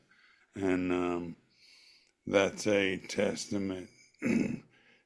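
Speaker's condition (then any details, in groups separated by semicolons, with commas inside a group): ALS; motor neurons in brain and spinal cord, body stiffness; about ten years, very slow progression, finger movement retained; voice retained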